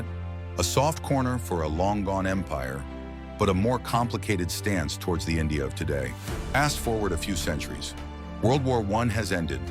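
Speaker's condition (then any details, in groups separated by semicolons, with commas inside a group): No condition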